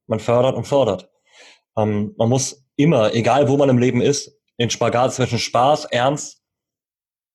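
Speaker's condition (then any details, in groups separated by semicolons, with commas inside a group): Cleft lip and palate, cleft lip, jaw and palate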